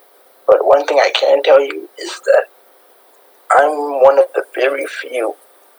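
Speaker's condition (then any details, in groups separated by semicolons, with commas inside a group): Cerebral palsy; present from birth, diagnosed at birth, needed computer to type and support workers in school classes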